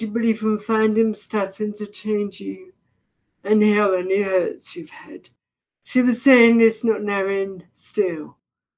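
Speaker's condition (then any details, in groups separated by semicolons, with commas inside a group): Deafness; effectively profoundly deaf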